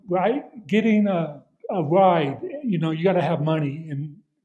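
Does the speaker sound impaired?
Yes: aphasia; caused by stroke about 3 years ago, unable to talk initially, month in hospital, foot affected; about 3 years since stroke, outpatient speech therapy with Melissa Kurrle in Colorado; knows what to say but finds wrong words, talks around words, uses voice-to-text, scripts.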